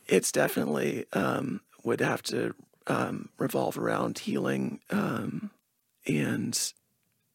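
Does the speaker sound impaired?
Yes: spasmodic dysphonia; onset age 18, worsened over years, linked to singing training, Botox every 6 weeks offered, energy healing; lower voice less consistent, higher pitch more pinched but words get out.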